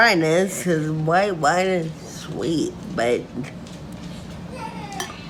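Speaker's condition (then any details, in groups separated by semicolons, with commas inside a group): Friedreich ataxia, severe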